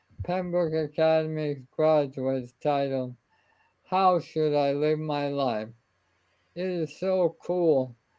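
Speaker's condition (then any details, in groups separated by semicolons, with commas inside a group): ALS; limb onset sporadic form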